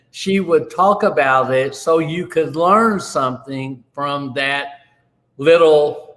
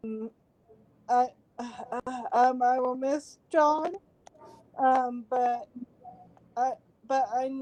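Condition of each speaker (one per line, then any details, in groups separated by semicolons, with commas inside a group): No condition
Cerebral palsy; since birth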